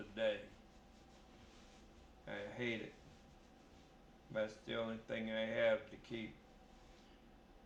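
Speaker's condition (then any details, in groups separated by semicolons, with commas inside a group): Brain injury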